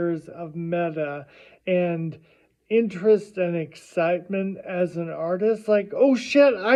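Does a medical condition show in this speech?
Yes: primary lateral sclerosis.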